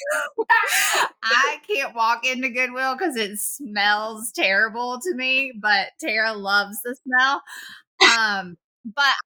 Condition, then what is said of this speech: None; typical speech.